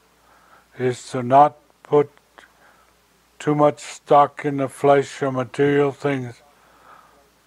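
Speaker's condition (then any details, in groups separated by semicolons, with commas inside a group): Stroke; slurred speech after stroke, hard time finding words, shaky voice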